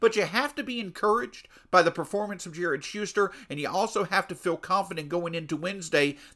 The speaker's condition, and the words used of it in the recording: None; typical speech.